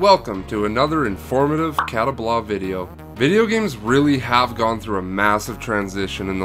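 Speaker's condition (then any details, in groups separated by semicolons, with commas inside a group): No condition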